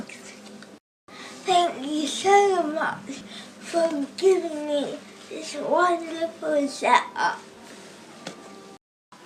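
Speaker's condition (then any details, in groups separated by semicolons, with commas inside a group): Cerebral palsy; weak right hand; 11 years old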